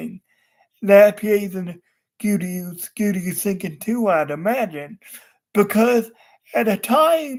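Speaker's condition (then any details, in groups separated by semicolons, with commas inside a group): Cerebral palsy; wheelchair user, unable to walk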